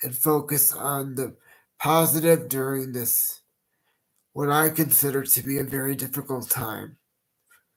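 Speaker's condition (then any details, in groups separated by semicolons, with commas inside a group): Cerebral palsy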